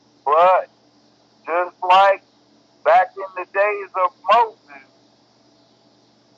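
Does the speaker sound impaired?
Yes: cerebral palsy; bedbound.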